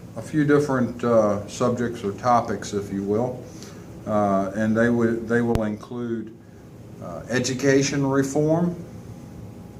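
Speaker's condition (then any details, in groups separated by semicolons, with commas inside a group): No condition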